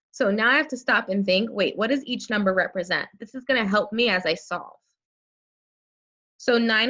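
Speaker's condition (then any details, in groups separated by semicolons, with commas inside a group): No condition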